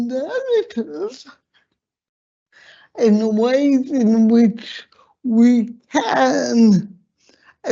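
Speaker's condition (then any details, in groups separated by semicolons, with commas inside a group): Slurred speech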